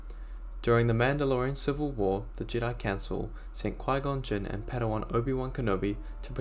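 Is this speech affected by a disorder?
No.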